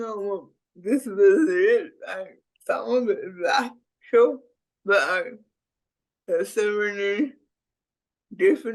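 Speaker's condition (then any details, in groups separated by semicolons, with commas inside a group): Cerebral palsy; speech impediment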